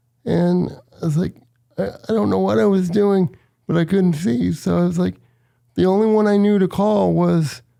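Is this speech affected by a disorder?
Yes: cerebral palsy; present from birth, wheelchair user.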